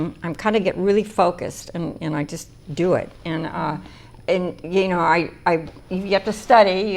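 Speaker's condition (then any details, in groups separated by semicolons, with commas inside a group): No condition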